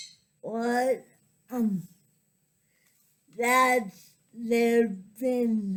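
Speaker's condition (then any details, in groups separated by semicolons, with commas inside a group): Cerebral palsy; speech affected, often hard to understand, asked to repeat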